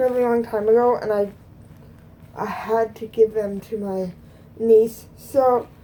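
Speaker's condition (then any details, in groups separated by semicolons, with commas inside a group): Cerebral palsy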